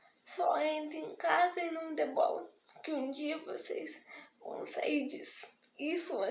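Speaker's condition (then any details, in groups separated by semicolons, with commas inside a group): Spastic diplegic cerebral palsy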